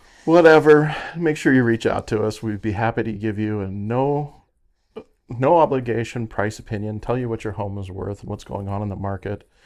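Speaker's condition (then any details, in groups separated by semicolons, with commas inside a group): No condition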